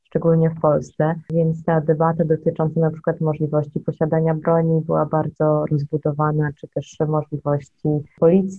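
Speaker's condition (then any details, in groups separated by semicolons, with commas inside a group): No condition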